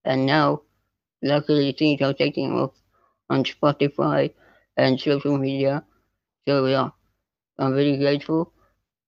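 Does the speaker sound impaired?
Yes: spinal muscular atrophy type 2; less progressive than type 1.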